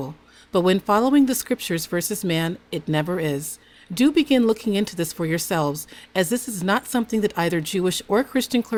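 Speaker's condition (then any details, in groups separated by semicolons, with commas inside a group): No condition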